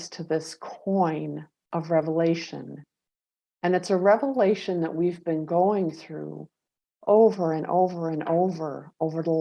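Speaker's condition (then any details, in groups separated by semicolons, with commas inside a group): No condition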